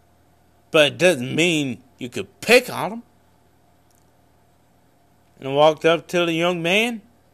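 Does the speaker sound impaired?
Yes: cerebral palsy; congenital.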